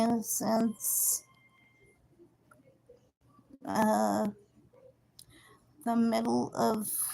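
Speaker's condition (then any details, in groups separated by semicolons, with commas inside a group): Cerebral palsy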